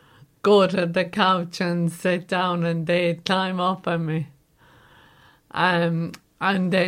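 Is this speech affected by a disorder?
Yes: motor neuron disease; recently diagnosed, mobility lost, no use of hands, balance gone when walking; voice affected, voice among everyday things no longer managed.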